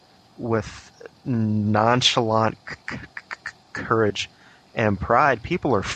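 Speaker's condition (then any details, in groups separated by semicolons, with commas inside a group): Stuttering; long concealed before coming out about it, now openly acknowledged; prolonged sounds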